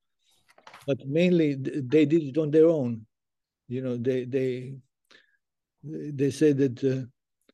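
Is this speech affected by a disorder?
Yes: Parkinson's disease; diagnosed 2010, could not play guitar syncopation, stopped playing guitar publicly 2015.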